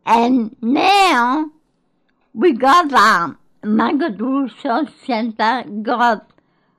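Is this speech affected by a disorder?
Yes: cerebral palsy; born in Greece.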